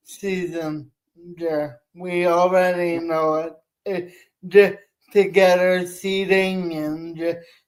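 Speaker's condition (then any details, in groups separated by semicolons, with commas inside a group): Cerebral palsy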